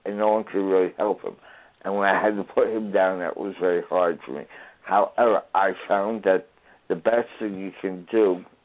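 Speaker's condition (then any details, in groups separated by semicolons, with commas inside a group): Traumatic brain injury; people ask about voice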